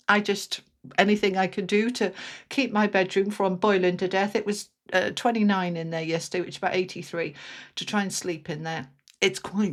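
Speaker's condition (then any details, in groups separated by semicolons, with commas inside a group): No condition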